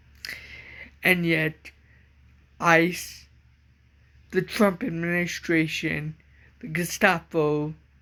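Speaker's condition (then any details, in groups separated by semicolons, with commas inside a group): Cerebral palsy; from birth, walks with walker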